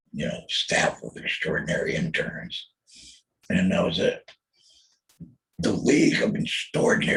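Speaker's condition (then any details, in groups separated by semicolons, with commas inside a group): Total laryngectomy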